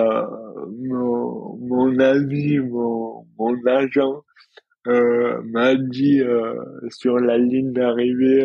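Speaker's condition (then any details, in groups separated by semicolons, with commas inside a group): Dystonia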